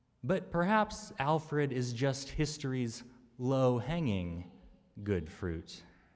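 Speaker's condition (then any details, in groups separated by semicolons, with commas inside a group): No condition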